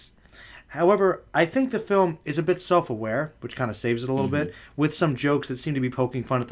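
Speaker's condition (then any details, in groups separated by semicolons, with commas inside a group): No condition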